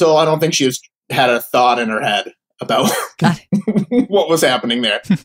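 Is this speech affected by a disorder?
No.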